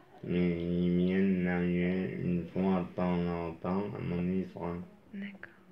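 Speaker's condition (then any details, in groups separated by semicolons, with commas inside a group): Traumatic brain injury; moped accident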